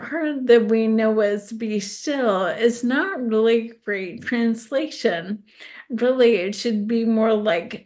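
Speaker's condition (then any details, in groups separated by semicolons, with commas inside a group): ALS; tongue fasciculations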